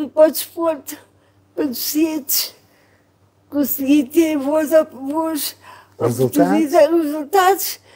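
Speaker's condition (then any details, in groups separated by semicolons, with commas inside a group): Cerebral palsy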